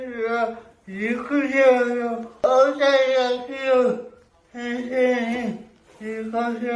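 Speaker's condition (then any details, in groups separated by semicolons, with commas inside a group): Cerebral palsy; severe, uses a wheelchair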